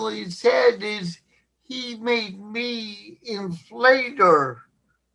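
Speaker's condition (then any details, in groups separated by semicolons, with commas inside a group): Cerebral palsy; since birth, born not breathing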